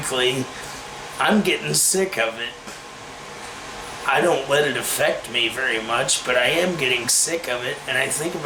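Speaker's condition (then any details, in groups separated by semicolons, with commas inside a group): Cerebral palsy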